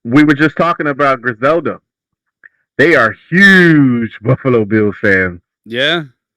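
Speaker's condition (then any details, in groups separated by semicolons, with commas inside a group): No condition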